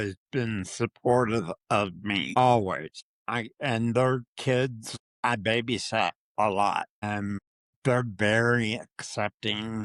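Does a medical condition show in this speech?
Yes: Parkinson's disease.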